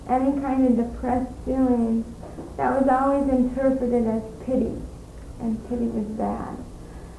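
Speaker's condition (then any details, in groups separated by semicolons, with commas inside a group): Cerebral palsy; premature birth, cranium damaged during delivery, maternal Asian flu, diagnosed at 1.5 years, many surgeries; non-progressive, plateau in abilities, walks without wheelchair, no formal physical therapy; speaks fluently with few pauses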